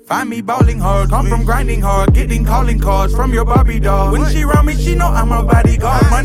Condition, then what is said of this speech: None; typical speech.